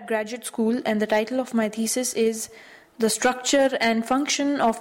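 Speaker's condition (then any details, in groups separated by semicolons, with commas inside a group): No condition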